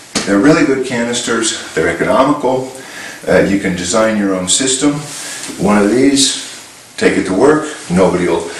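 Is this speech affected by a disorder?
No.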